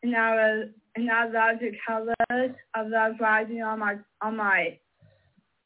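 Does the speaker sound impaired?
Yes: mosaic Down syndrome; described as fully mosaic and high functioning.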